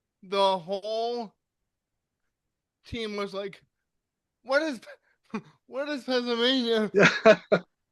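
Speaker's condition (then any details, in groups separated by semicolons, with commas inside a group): Cerebral palsy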